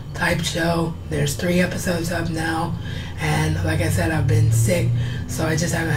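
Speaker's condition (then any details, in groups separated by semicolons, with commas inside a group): Cerebral palsy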